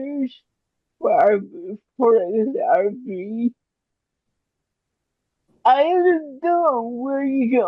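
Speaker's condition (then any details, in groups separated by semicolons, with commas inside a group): Cerebral palsy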